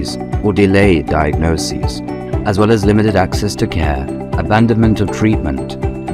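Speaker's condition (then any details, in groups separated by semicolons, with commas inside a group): No condition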